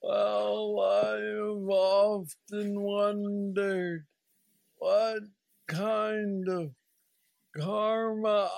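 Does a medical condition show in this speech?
Yes: Parkinson's disease; neurostimulator brain implant after 2 years.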